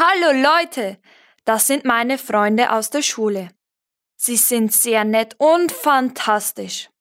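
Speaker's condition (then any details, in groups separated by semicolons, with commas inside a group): No condition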